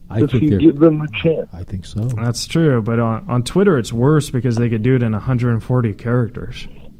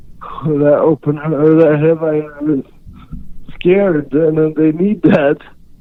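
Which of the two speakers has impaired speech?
The second: cerebral palsy; unable to write or type.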